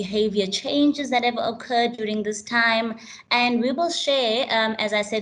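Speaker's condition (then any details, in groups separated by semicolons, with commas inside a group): No condition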